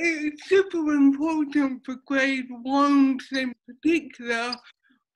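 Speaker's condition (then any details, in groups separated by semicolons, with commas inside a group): Cerebral palsy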